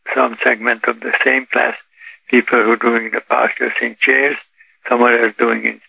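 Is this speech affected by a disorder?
Yes: Parkinson's disease; Parkinson's disease detected about 8 years ago; age 84, symptoms not detectable by others, daily yoga (teaches 2 hours, practices 1 hour), walks 3 miles.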